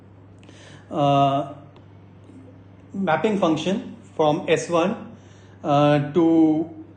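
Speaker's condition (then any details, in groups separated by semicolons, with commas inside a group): No condition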